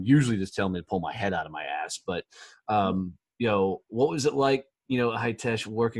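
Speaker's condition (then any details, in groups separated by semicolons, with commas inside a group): No condition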